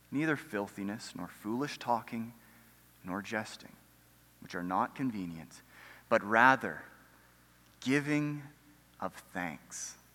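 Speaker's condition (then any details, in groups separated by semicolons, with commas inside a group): No condition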